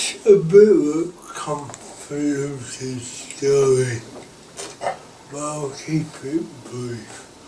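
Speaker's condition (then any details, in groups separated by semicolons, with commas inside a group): Cerebral palsy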